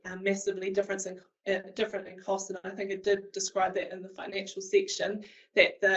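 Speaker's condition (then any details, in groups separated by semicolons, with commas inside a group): No condition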